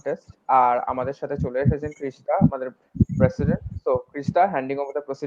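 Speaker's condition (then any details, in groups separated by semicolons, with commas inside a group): No condition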